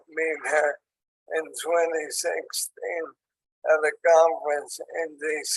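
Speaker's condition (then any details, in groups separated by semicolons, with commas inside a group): ALS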